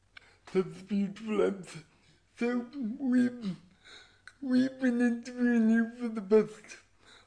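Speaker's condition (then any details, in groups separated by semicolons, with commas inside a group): Cerebral palsy; voice described as unusual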